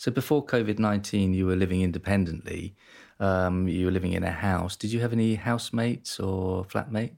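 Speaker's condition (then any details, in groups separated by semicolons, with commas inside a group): No condition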